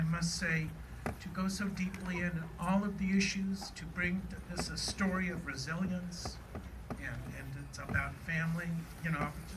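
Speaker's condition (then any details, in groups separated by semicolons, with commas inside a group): No condition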